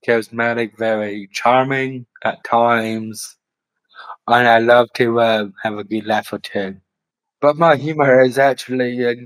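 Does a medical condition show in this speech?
Yes: Down syndrome; later diagnosed with autism.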